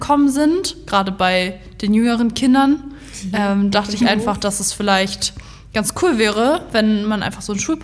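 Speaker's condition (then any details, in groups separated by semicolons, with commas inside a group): No condition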